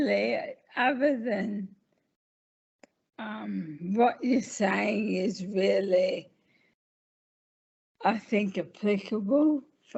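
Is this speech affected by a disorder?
Yes: motor neurone disease.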